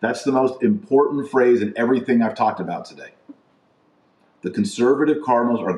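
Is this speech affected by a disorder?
No.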